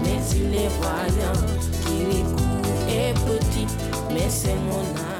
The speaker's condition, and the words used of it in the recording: None; typical speech.